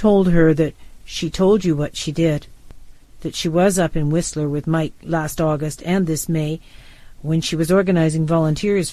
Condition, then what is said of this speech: None; typical speech.